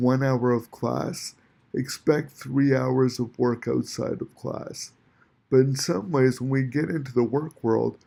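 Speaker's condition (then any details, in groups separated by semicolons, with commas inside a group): Cerebral palsy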